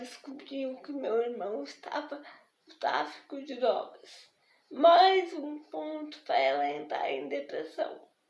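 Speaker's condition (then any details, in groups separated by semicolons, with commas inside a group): Spastic diplegic cerebral palsy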